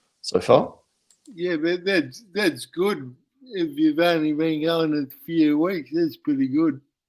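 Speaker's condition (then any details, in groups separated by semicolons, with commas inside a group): Cerebral palsy; uses wheelchair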